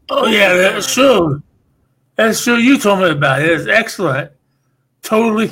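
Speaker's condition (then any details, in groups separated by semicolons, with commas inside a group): Speech impediment; exact professional term not known to speaker; high on edibles eaten as breakfast; speech hard for co-host to understand, speaker rejects mush mouth label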